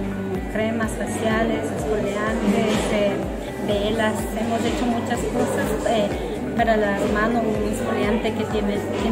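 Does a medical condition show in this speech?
No.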